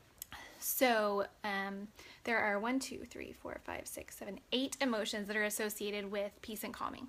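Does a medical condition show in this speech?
No.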